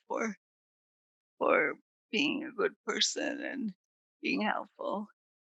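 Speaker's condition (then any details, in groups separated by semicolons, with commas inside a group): Multiple sclerosis; voice sometimes difficult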